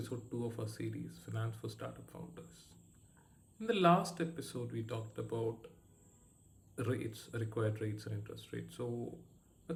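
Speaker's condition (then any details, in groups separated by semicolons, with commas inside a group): No condition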